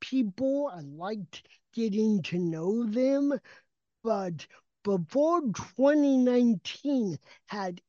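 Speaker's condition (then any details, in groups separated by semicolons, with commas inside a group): Cerebral palsy; developmental disability, legs freeze in winter, sometimes limited movement; speech impediment likened to a different accent, recognizable CP accent, calm voice, sometimes assumed drunk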